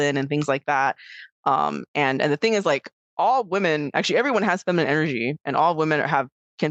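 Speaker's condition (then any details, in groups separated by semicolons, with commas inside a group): No condition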